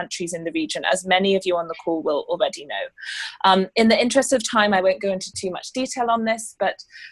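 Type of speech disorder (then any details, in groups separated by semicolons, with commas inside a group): None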